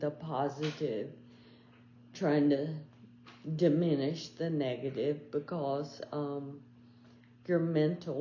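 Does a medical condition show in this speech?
Yes: ALS.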